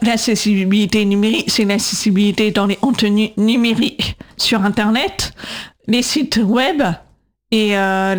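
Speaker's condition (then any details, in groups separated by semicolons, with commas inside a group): Deaf from birth; congenital deafness; follows show via live transcription by Céline Ripoll, needs subtitles and transcripts for videos, podcasts; atypical voice, speech recognition struggles to understand, 20 years speech therapy, lpc coder in class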